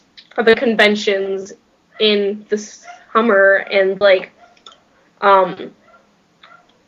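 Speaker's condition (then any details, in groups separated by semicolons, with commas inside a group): Stuttering; stuttering since about age 3, father also stutters; age 16, 13 years since onset, ineffective school therapy, now stuttering-trained professional, friends support group conventions; prolonged sounds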